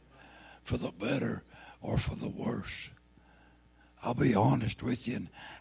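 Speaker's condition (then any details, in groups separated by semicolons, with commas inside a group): Throat cancer, lost vocal cord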